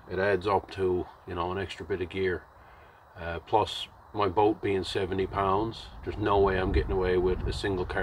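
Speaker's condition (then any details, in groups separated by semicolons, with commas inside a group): No condition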